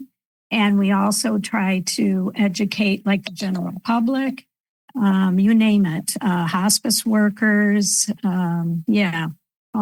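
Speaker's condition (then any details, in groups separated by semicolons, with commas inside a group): No condition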